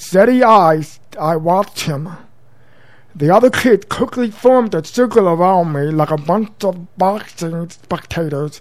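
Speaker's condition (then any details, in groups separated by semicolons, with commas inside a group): Profound deafness since birth; congenital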